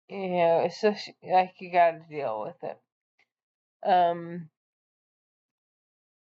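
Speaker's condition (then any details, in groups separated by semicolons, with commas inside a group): ALS; expects losing speech, considering eye-gaze device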